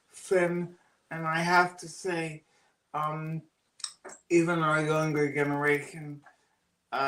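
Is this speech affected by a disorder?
Yes: cerebral palsy; birth oxygen deprivation.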